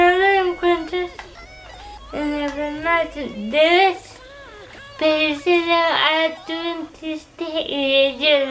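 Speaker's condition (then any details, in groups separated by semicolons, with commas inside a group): Cerebral palsy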